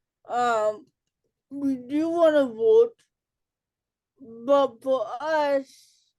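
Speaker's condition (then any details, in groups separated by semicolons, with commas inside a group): Cerebral palsy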